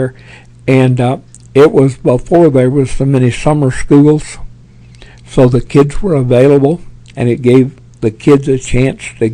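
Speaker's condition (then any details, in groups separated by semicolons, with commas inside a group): Parkinson's; tremors as early symptom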